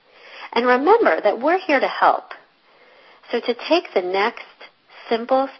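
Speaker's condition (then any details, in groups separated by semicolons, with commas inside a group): No condition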